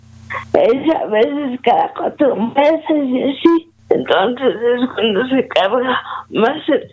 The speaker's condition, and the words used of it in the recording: Cerebral palsy. Que afortunadamente me había afectado como tanto del cuerpo, me había permitido caminar, hablar y demás.